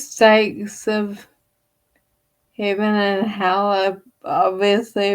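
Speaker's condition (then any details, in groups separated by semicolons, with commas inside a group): Friedreich's ataxia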